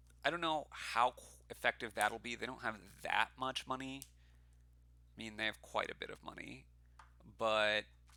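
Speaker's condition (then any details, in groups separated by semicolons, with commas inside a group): No condition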